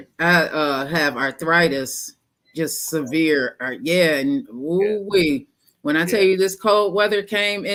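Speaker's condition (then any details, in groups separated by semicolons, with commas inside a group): No condition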